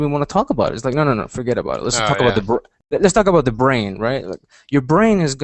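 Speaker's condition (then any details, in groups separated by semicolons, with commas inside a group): No condition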